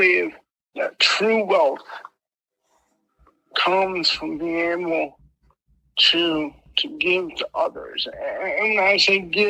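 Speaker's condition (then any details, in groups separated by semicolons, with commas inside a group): Mild cerebral palsy; speech impediment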